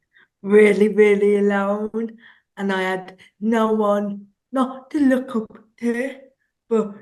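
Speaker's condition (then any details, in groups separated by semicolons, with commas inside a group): Cerebral palsy; since childhood; some speech delay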